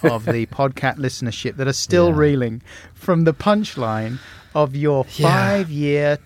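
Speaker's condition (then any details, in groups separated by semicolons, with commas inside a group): No condition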